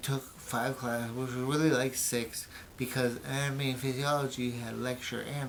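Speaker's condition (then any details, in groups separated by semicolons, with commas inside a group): Brain injury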